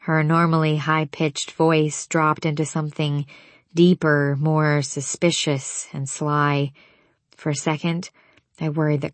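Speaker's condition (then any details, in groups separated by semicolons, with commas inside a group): No condition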